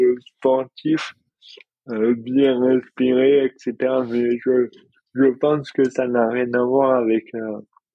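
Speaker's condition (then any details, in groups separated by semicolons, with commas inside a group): Dystonia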